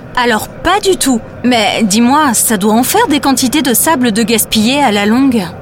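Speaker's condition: No condition

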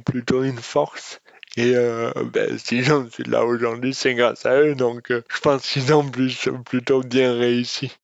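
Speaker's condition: Dystonia; congenital

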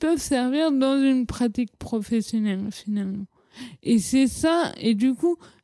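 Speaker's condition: Cerebral palsy; childhood speech

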